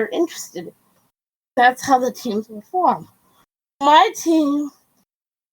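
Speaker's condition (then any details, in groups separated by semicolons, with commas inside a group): Cerebral palsy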